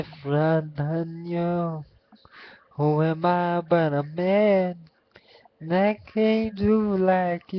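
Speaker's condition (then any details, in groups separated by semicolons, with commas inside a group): Cerebral palsy; spastic quadriplegic, all four limbs including hands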